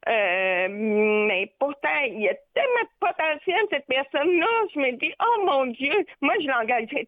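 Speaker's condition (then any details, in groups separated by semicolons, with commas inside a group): Deafness with cochlear implant; familial deafness; phone hard to understand, especially deep male voices, fast or quiet speakers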